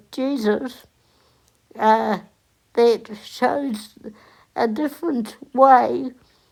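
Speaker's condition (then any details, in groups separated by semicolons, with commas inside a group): Cerebral palsy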